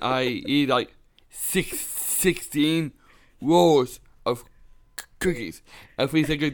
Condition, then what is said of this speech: Down syndrome. That you don't have to repeat yourself so much?